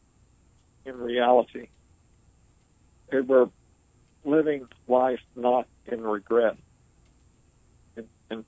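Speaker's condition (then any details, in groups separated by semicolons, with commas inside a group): ALS; motor neuron destruction, progressive paralysis with sensation intact, nearly 20 years since onset; wheelchair user; barely able to speak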